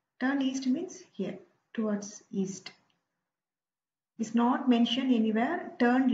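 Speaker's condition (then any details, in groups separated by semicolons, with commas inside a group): No condition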